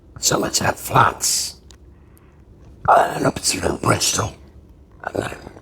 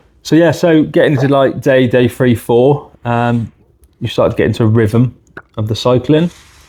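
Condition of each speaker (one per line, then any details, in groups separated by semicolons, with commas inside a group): Laryngectomy; permanent tracheostomy, throat scar tissue; seven years since operation; breathes through tracheostomy, cold air hinders breathing, frequent throat clearing
No condition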